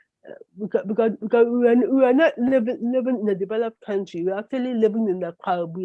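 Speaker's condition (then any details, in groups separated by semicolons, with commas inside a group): Cerebral palsy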